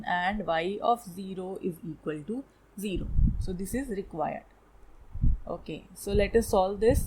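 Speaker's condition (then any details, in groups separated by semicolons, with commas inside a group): No condition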